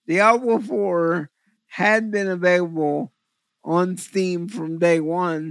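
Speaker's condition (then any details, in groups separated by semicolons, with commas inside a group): Cerebral palsy; visual focusing difficulty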